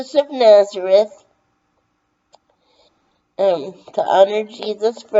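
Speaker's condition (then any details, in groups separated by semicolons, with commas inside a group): Brain injury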